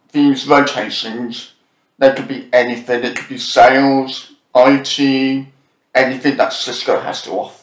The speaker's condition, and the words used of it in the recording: Deafness. That's the problem, because even though I can sort of hear and speak as clearly, it's not always been like this, because obviously my cochlear implants, I only hear about 60% of speech.